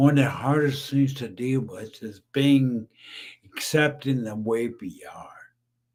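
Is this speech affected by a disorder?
Yes: brain injury.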